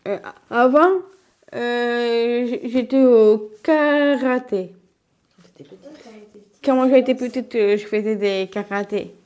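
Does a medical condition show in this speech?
Yes: Down syndrome (trisomy 21); congenital chromosomal condition, extra copy of chromosome 21; age 27, mother Véronique and Chloé help reformulate interview questions.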